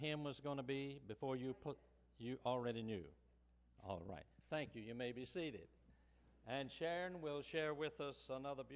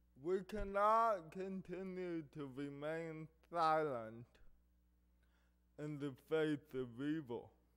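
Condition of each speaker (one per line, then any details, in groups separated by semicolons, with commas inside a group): No condition
Cerebral palsy; affects hearing and speech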